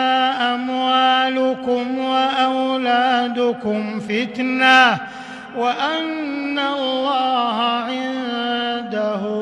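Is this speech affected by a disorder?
No.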